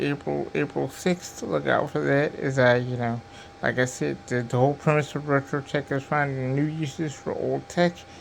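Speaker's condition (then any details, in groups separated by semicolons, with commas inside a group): Cerebral palsy; diplegia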